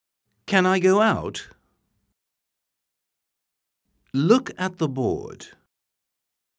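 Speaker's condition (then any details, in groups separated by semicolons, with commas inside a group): No condition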